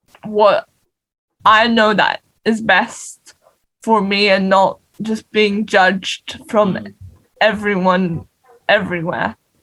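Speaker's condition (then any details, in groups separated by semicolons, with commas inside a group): Cerebral palsy; non-progressive physical disability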